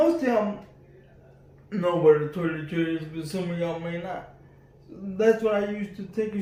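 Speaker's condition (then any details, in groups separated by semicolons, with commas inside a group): Cerebral palsy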